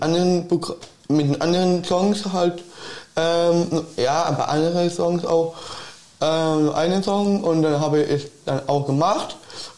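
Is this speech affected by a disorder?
Yes: Down syndrome.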